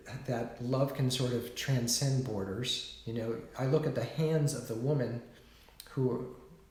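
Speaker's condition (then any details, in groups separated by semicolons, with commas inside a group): No condition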